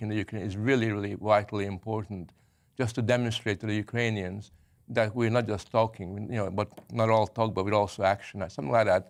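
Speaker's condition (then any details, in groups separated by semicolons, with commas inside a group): No condition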